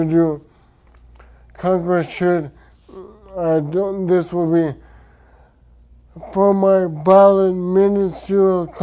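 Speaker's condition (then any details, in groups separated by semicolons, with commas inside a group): Traumatic brain injury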